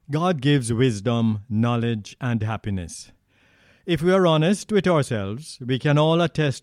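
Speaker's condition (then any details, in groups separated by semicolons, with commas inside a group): No condition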